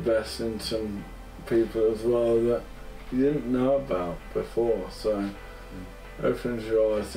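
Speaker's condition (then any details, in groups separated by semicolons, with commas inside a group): Motor neurone disease; speech has declined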